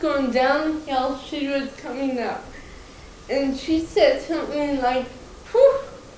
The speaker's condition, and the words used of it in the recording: Cerebral palsy. It gets more difficult to understand me as I get more excited because I tend to go faster and show my emotion more.